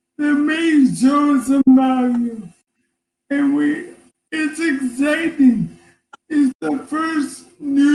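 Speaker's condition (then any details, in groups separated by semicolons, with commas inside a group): ALS; about one year since diagnosis, clinical trial, difficulty transferring chairs; voice affected, sometimes hard to understand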